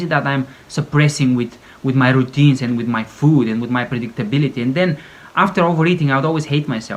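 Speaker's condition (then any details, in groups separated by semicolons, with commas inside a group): No condition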